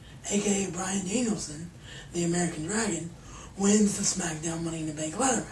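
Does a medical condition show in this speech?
Yes: cerebral palsy; wheelchair bound.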